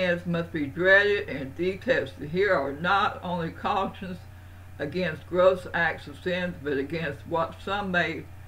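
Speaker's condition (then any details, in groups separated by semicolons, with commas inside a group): Parkinson's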